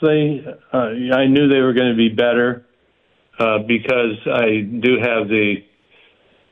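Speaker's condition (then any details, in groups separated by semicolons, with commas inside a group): Parkinson's; stays active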